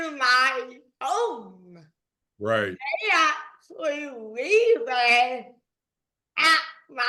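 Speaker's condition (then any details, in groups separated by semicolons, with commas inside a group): Dystonia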